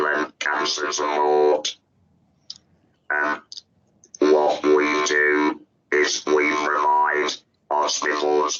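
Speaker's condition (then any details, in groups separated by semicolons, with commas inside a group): Laryngectomy; laryngectomy for larynx cancer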